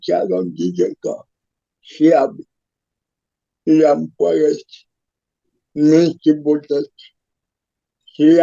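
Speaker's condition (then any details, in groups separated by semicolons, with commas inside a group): Cerebral palsy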